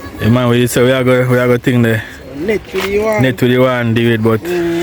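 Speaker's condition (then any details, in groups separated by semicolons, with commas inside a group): No condition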